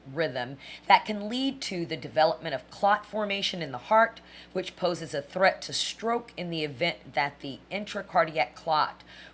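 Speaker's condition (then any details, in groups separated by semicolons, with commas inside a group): No condition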